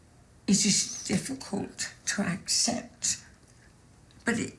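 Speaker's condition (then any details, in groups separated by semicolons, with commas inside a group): Muscular dystrophy; worsening over time; severe, life now far too difficult, intravenous needle set at life circle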